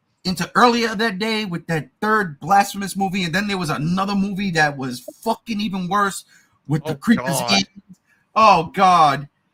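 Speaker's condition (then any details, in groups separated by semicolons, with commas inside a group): No condition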